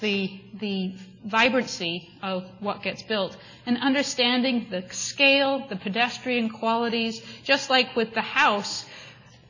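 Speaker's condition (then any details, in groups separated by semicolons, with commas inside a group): No condition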